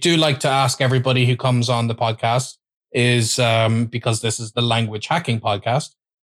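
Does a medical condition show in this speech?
No.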